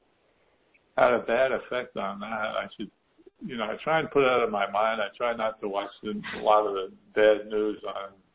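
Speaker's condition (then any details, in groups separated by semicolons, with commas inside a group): Parkinson's disease; stem cell infusions in houston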